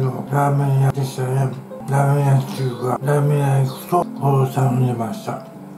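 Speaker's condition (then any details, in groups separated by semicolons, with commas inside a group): Tongue cancer, partial glossectomy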